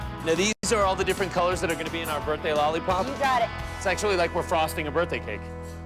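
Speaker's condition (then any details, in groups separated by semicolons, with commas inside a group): No condition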